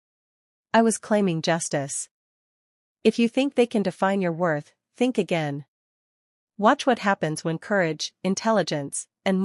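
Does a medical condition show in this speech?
No.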